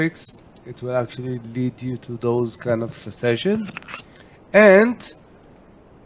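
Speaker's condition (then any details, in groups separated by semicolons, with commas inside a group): No condition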